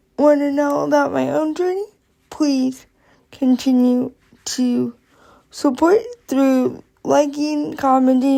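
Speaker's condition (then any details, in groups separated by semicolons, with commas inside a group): Cerebral palsy, spastic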